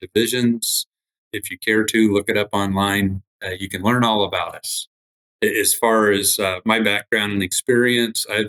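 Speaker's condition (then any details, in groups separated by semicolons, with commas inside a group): No condition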